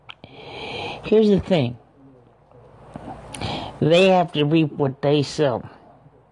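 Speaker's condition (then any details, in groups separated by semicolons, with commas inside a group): Cerebral palsy; cerebral palsy from birth, legal blindness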